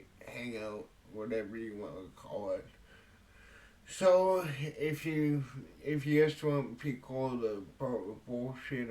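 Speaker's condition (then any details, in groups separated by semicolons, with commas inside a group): Cerebral palsy; speech affected by cerebral palsy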